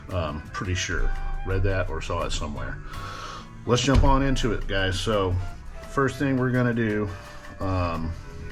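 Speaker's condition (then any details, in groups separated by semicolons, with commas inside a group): No condition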